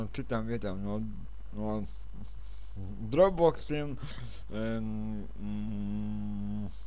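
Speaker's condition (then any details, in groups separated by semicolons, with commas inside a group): Cerebral palsy; since birth; speech not very clear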